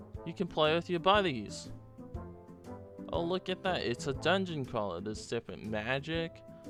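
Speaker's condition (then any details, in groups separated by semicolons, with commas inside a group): No condition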